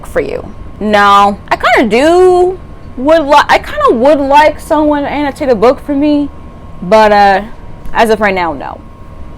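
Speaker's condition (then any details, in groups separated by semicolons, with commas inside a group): No condition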